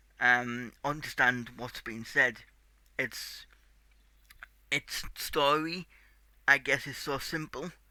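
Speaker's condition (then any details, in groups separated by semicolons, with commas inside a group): Cerebral palsy; tight muscles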